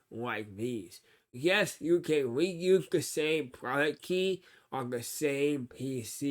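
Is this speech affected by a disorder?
Yes: cerebral palsy.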